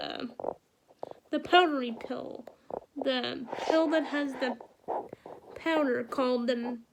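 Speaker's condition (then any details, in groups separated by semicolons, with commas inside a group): Cerebral palsy; wheelchair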